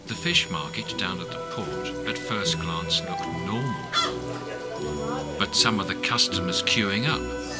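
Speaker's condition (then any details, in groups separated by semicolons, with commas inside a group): No condition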